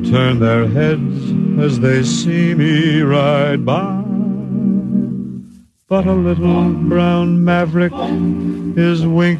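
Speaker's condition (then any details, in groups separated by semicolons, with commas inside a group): No condition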